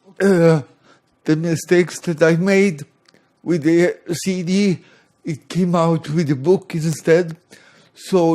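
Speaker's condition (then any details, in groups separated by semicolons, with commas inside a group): Cerebral palsy, severe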